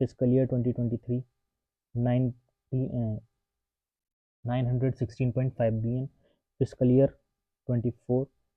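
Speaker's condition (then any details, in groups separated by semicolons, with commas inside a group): No condition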